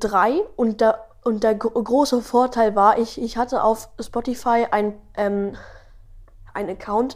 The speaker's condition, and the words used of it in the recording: Stuttering. Weil ich stottere ja, wie man das vielleicht schon sehr ähm, häufig hört.